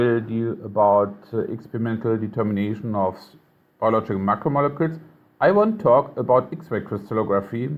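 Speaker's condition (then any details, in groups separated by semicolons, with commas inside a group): No condition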